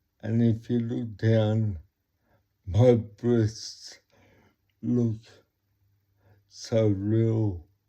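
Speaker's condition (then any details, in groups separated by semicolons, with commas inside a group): Cerebral palsy; talks slowly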